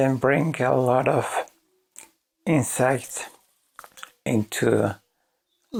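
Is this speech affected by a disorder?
Yes: ALS.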